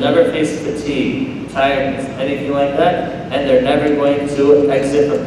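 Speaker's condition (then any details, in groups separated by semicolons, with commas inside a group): No condition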